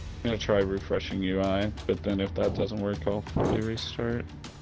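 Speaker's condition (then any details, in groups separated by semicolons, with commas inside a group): No condition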